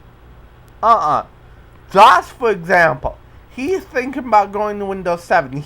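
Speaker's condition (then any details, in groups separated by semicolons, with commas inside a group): Cerebral palsy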